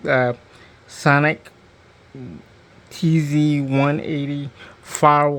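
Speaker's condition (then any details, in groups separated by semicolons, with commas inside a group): Cerebral palsy; diplegia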